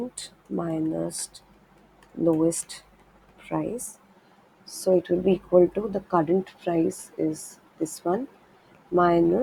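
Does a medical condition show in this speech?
No.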